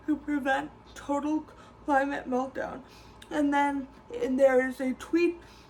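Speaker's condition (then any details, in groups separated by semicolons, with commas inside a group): Cerebral palsy, severe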